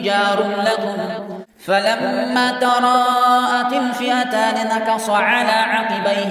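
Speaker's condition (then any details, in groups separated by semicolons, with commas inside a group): No condition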